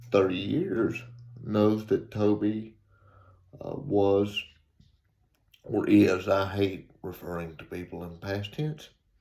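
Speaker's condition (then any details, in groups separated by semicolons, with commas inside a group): Cerebral palsy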